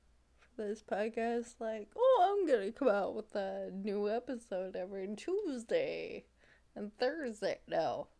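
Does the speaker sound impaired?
Yes: Friedreich's ataxia; wheelchair user.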